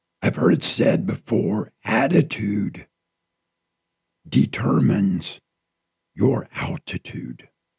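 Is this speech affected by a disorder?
Yes: partial laryngectomy from cancer; half of voice box removed.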